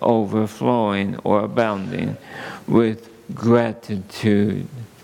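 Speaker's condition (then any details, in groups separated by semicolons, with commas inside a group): ALS; under neurologist care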